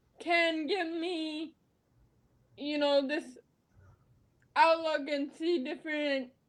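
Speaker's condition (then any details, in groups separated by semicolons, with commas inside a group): Cerebral palsy; spasticity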